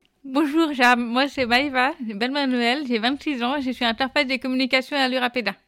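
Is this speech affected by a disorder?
Yes: bilateral congenital deafness; bilateral from birth, profound one side, Institut National des Jeunes Sourds Chambéry until 18.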